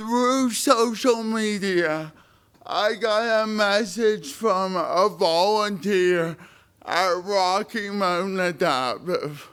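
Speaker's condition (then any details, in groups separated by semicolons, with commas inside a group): Spastic cerebral palsy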